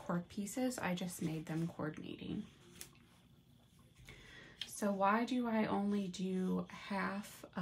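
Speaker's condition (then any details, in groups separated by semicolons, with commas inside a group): No condition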